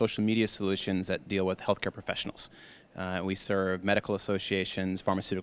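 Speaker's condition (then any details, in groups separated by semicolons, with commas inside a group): No condition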